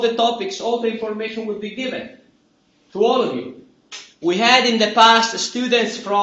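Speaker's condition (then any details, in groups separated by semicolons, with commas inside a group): No condition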